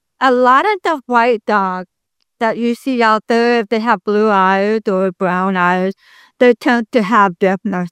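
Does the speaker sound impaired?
Yes: deafness; congenital complete deafness.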